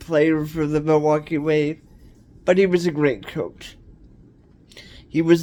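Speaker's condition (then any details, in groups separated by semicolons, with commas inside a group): Cerebral palsy; cerebral palsy, wheelchair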